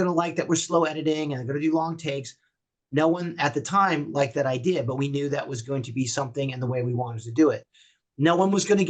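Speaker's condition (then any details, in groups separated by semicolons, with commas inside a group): No condition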